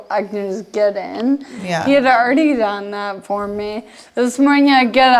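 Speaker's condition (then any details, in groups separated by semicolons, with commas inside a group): Friedreich's ataxia; voice sounded abnormal from onset, mistaken for drunk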